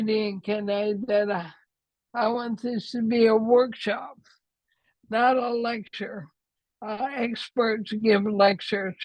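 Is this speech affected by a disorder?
Yes: ALS; trouble speaking, voice affected.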